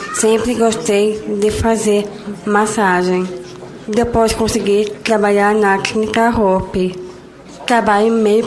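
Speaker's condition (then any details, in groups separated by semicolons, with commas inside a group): Down syndrome; trisomy 21, genetic, present from birth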